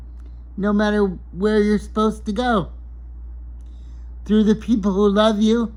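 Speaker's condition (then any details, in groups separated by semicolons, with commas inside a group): Cerebral palsy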